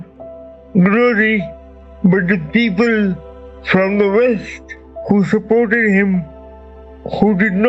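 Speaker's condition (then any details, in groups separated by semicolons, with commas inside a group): Cerebral palsy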